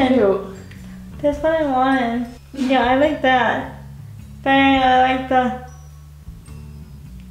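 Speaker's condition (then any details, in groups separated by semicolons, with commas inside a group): Cerebral palsy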